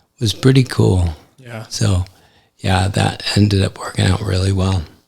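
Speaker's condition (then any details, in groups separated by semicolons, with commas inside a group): ALS; affects hand function; recently diagnosed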